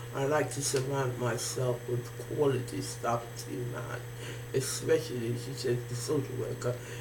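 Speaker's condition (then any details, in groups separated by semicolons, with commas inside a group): Facial palsy; can barely hear own speech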